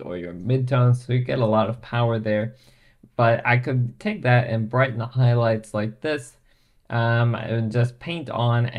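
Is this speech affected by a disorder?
No.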